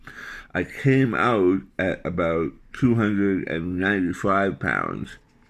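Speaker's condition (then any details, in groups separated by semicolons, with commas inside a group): Tongue cancer surgery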